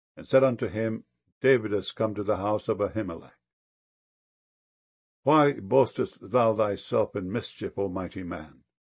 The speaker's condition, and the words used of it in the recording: None; typical speech.